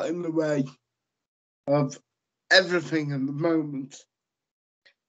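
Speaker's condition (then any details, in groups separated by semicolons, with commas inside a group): Cerebral palsy; lifelong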